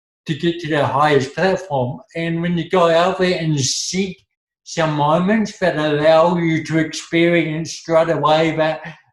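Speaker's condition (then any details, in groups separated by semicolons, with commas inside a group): Cerebral palsy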